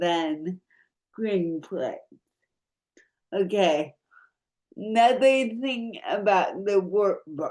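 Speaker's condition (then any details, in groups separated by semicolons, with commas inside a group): Cerebral palsy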